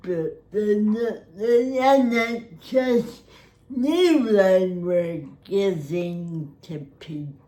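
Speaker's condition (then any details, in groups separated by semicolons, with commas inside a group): Cerebral palsy; spastic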